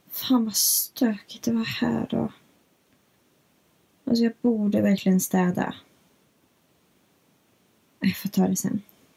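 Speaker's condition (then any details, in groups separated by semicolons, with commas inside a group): No condition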